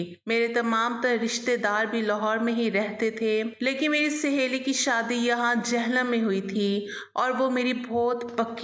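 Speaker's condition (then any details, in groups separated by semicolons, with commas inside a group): No condition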